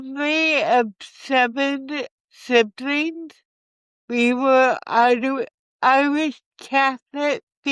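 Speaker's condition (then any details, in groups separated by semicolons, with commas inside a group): Cerebral palsy; from birth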